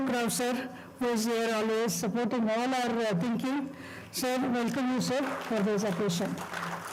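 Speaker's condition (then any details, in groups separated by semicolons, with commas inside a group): No condition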